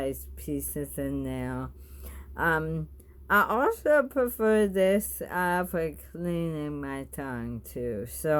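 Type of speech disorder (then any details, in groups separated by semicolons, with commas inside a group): Bulbar dysarthria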